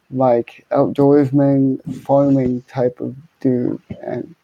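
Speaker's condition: Cerebral palsy, hemiplegia

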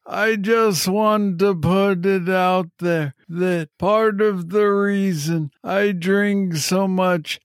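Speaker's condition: Parkinson's disease; young onset

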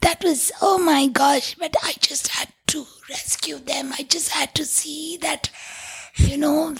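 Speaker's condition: Tracheostomy, vocal cords permanently constricted from smoke inhalation; former voice lost

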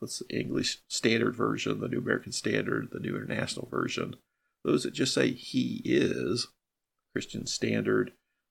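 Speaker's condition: No condition

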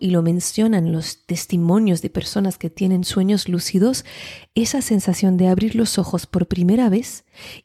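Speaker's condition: No condition

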